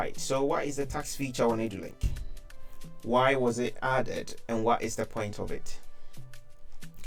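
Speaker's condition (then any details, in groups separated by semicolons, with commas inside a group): No condition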